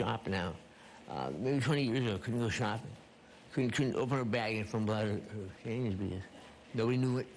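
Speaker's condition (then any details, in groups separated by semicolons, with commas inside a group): Parkinson's disease; young onset, began with finger tremor, tremors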